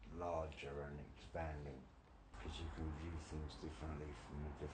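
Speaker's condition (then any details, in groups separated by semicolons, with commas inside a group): Brain injury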